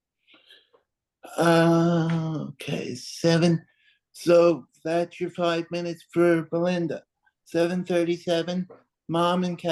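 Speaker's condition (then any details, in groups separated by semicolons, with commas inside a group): Cerebral palsy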